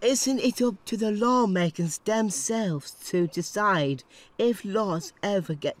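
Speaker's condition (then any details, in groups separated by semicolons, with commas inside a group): Down syndrome; present from birth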